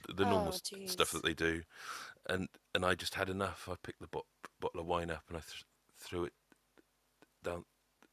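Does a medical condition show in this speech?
Yes: stammer; acquired stammer for 5-6 years, began with second ex-wife, NHS mental health help, CAT trauma therapy considered; stammering while discussing trauma, pauses and breaks may sound like internet lag; worse when discussing trauma, gone when comfortable, once so severe National Centre for Domestic Violence hung up; here repeated sounds, repeated words, prolonged sounds, blocks.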